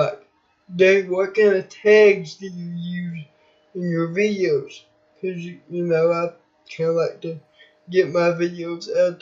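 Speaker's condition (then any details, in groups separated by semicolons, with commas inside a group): Cerebral palsy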